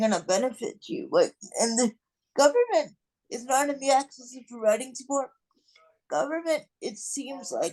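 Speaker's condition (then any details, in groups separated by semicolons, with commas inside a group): Cerebral palsy; non-progressive, will not improve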